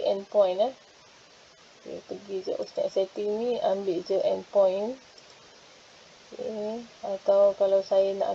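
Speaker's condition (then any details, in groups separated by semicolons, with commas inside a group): No condition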